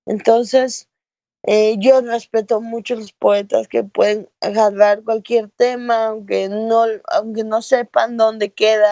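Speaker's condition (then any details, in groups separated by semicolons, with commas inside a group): Cerebral palsy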